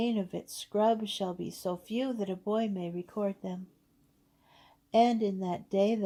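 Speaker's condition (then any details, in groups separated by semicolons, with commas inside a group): No condition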